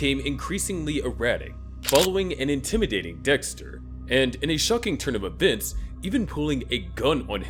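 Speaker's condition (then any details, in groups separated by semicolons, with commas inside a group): No condition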